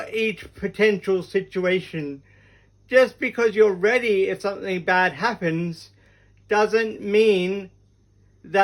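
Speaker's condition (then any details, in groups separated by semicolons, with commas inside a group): Cerebral palsy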